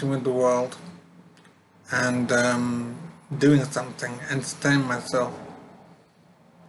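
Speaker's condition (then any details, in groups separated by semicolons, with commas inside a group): Brain injury; hard to communicate clearly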